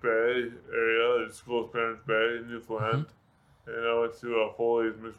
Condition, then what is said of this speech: Brain injury. So yeah, it affects my speech, my balance, and people think I'm drunk.